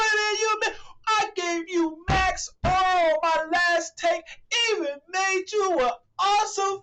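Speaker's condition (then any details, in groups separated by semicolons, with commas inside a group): No condition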